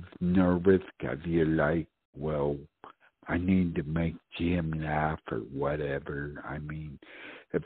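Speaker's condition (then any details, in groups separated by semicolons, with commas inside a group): Speech impediment; mistaken for intoxication by bartenders and police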